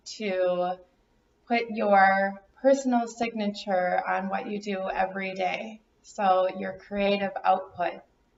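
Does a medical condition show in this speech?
No.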